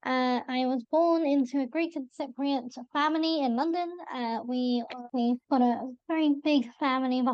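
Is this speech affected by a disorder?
Yes: bilateral cleft lip and palate; possibly needs more pitch or volume to be heard, voice called weird in childhood.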